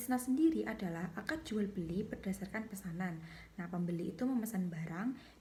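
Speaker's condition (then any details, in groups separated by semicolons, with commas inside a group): No condition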